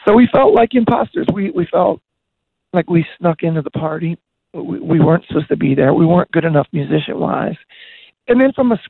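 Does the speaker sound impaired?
Yes: voice disorder; progressive voice disorder, debilitating disease diagnosed, first voice loss 1995 at youth pastors conference, worsened from 2002; 1995 voice dropped out, couldn't sing or talk, later lost range, control and power, raspy, broken.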